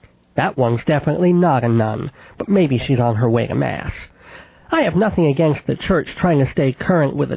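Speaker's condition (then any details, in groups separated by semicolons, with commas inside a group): Cleft palate with lisp, cleft lip and palate, mild; age 39, about 39 years since infant operations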